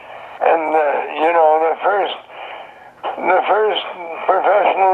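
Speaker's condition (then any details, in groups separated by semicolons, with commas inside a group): Throat cancer; survivor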